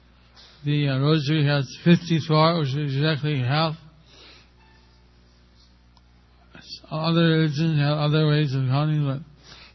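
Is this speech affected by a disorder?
Yes: stroke with facial paralysis; stroke about a year ago, half of face paralyzed, hospitalized at Bhaktivedanta Hospital; speaks very carefully to be understood, listeners need to give attention.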